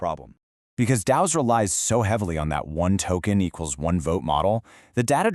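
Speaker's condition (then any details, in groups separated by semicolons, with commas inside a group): No condition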